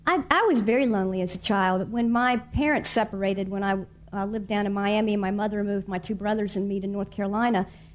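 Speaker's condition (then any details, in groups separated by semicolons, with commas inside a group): No condition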